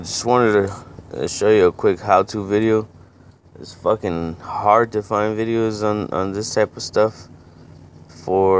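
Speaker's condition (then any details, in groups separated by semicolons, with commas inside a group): No condition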